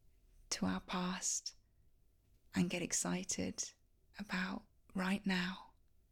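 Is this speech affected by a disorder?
No.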